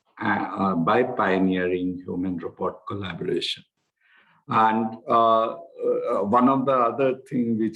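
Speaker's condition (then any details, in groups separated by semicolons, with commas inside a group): No condition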